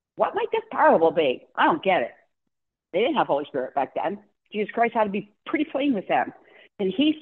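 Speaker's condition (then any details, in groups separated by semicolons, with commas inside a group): No condition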